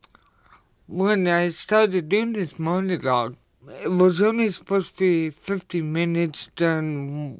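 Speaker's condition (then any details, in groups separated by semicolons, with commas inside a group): Cerebral palsy; limited coordination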